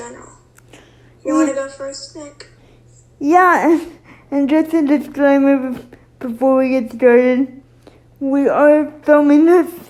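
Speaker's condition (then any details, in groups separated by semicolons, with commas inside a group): Cerebral palsy; can speak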